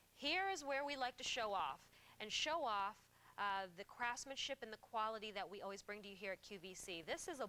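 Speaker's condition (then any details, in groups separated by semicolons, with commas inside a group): No condition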